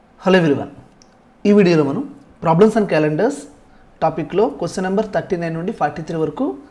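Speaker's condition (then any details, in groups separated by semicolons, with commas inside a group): No condition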